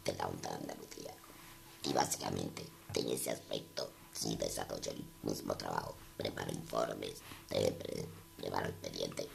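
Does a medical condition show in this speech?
Yes: total laryngectomy; laryngeal cancer.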